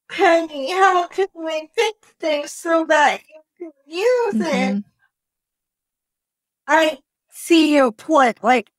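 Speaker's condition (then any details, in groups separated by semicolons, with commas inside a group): Cerebral palsy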